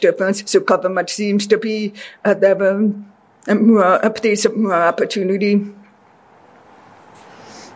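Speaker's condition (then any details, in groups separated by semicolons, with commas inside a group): Deafness; deaf since childhood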